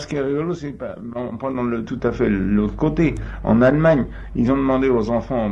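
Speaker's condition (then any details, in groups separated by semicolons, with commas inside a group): No condition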